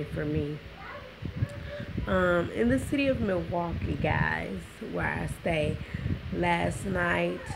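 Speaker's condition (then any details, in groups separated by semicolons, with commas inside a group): Cerebral palsy, spastic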